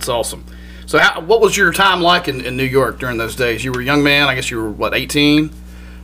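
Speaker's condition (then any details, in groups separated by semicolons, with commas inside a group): No condition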